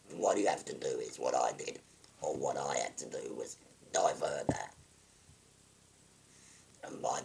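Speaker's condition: Total laryngectomy; no evidence of disease

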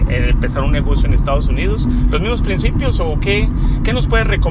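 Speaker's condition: No condition

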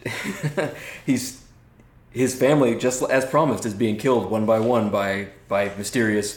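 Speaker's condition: No condition

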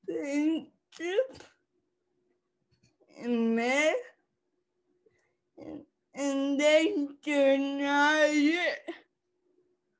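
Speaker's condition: Cerebral palsy; cerebral palsy since childhood; people less willing to listen to own talking voice, uses songs to get point across

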